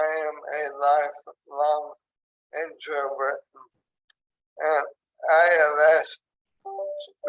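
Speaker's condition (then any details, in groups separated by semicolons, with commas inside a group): ALS; onset in hands and arms, tracheostomy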